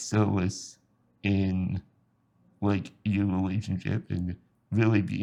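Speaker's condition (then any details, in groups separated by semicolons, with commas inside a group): Spinal muscular atrophy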